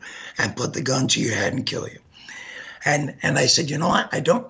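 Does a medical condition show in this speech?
Yes: gunshot injury to voice box; bullet still lodged behind carotid artery.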